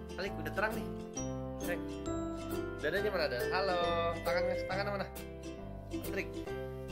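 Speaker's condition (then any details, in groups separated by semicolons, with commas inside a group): No condition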